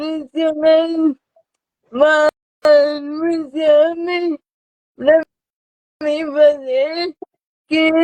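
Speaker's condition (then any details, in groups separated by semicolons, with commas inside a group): Cerebral palsy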